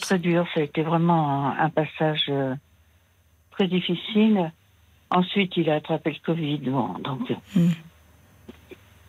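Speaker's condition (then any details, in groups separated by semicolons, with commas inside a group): Parkinson's disease; some difficulty speaking, host offers help and explains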